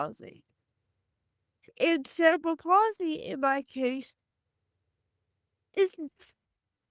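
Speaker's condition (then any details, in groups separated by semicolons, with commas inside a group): Cerebral palsy; from birth; physical therapy; had speech therapy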